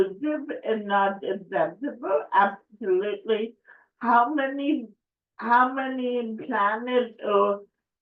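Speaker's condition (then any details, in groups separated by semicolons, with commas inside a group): Cerebral palsy; affects speech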